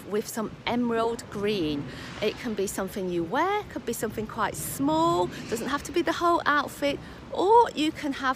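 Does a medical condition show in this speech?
No.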